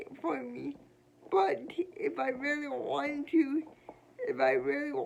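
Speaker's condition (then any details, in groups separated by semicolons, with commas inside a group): Cerebral palsy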